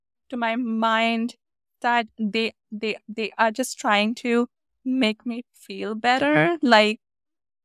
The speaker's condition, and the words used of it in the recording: Stuttering. Because sometimes I still have some moments where I just like think to myself that like, well, why can't I just speak fluently for just 2 minutes of my life?